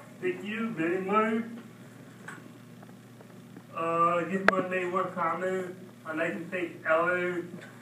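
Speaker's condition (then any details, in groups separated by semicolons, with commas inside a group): Mild cerebral palsy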